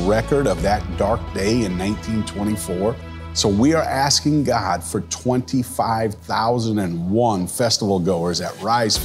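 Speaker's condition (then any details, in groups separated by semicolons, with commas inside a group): No condition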